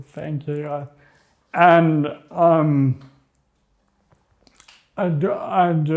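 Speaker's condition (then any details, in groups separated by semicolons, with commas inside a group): Friedreich's ataxia; neurodegenerative, affects mobility, balance, coordination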